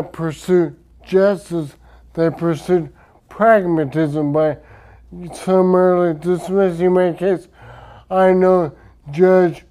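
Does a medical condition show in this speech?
Yes: traumatic brain injury; speech affected.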